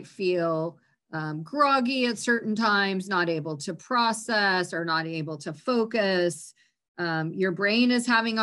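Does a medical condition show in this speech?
No.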